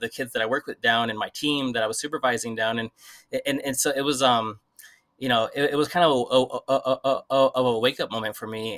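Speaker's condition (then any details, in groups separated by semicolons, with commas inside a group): Stutter; stutter since childhood, never addressed as stuttering, talked a lot and fast, constantly told to slow down; adult, repeats words, gets stuck on words, often cannot start sentences, stutter also obstacle in Spanish; word repetitions, blocks at sentence start, stutters in Spanish too; repeated sounds, repeated words, blocks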